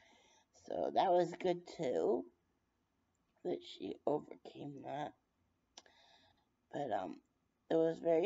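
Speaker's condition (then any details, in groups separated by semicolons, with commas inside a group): Brain injury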